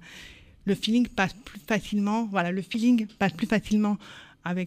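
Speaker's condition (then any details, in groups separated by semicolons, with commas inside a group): Born deaf; congenital deafness, heard no sound at birth, hearing aid, lip reading, sign language learned in high school; learned to speak through years of speech therapy, learned p/b distinctions, speaks like hearing person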